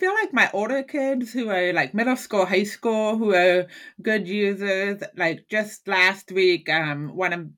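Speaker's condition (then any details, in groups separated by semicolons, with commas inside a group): Hearing loss; lifelong hearing loss since childhood, hearing aid and cochlear implant; currently uses hearing aid and cochlear implant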